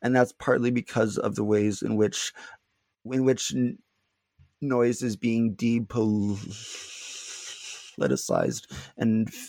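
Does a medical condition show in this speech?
Yes: stuttering; not stuttering much during this interview; little stuttering currently; here prolonged sounds, blocks.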